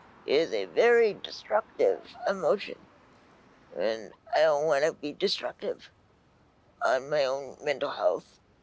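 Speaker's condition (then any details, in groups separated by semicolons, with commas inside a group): Spastic quadriplegic cerebral palsy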